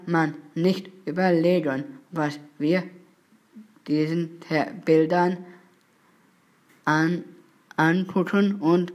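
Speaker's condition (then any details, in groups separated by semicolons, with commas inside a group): Down syndrome; trisomy 21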